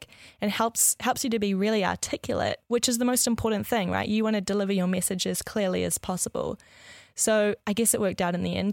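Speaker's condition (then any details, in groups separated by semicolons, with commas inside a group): No condition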